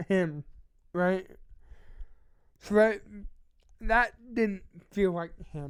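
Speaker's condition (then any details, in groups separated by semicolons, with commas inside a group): Cerebral palsy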